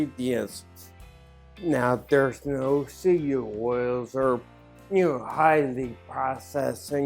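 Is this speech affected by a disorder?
Yes: ataxia.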